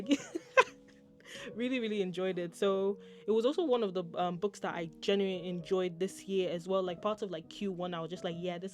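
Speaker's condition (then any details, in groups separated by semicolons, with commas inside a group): No condition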